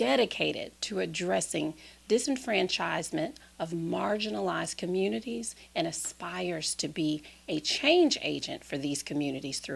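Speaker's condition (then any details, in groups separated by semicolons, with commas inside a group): No condition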